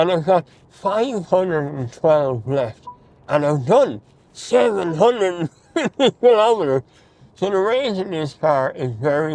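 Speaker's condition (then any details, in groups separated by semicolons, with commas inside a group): Mouth cancer surgery; speech varies, may sound totally different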